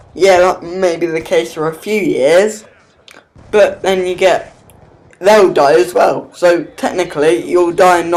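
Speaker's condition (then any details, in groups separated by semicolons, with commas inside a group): Cerebral palsy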